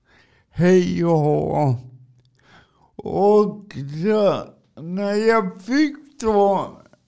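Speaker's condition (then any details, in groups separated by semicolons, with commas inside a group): Cerebral palsy; drives adapted car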